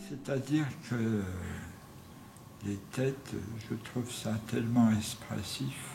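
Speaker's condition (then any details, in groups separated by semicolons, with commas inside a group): Tongue cancer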